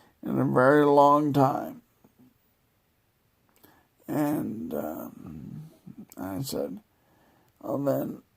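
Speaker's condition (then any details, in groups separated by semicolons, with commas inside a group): Multiple sclerosis; wheelchair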